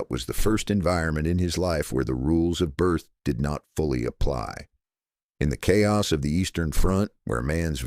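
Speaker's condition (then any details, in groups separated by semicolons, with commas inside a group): No condition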